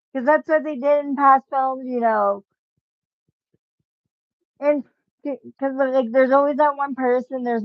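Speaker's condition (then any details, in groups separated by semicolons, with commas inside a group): Cerebral palsy, spastic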